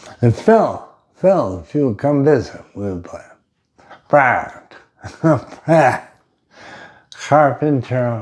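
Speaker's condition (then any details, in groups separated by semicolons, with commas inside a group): Brain injury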